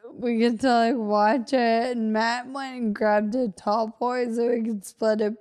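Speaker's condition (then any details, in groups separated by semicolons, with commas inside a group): Friedreich's ataxia; wheelchair user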